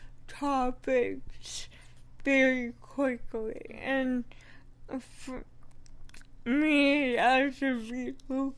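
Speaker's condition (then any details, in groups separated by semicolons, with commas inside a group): Cerebral palsy; working with speech therapist, rehearses comedy material repeatedly; speech therapy for pronunciation and breath support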